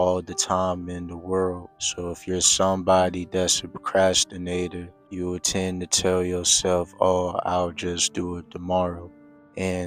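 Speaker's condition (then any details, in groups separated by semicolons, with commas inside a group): No condition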